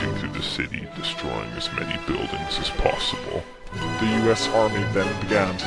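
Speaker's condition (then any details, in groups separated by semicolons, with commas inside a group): No condition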